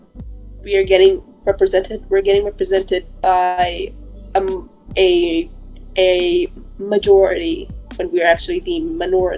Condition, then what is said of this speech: Stuttering. It's like, no, my brain is just not wired the same.